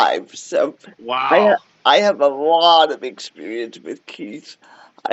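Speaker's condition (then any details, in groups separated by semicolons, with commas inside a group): Cerebral palsy; cerebral palsy, wheelchair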